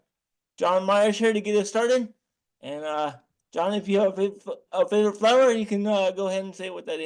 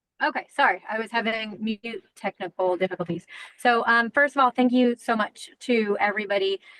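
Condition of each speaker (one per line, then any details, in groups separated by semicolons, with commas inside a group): Cerebral palsy, severe; wheelchair user
No condition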